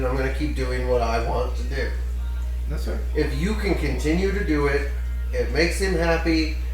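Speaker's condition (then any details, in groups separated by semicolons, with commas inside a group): No condition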